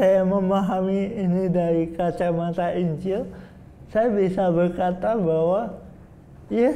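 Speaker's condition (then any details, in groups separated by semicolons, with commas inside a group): Cerebral palsy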